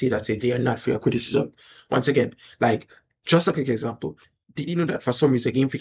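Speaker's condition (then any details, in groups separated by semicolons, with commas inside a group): No condition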